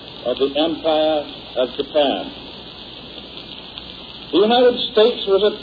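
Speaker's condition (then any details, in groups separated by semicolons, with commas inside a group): No condition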